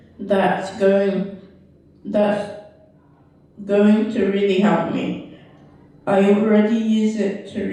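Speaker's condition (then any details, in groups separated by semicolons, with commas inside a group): Cerebral palsy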